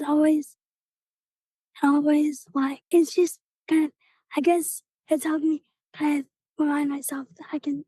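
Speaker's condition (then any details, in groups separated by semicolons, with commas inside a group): Cerebral palsy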